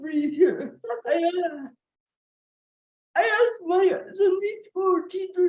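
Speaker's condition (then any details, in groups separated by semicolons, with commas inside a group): Cerebral palsy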